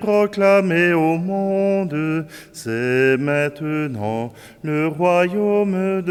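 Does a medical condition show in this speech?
No.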